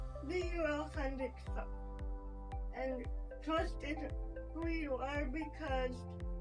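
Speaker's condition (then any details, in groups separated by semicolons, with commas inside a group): Spastic quadriplegic cerebral palsy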